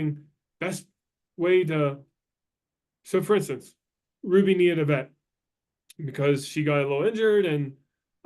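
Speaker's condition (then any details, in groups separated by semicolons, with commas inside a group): No condition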